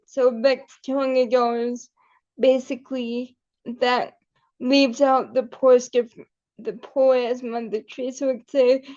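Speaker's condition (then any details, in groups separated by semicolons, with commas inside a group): Cerebral palsy; able to articulate and speak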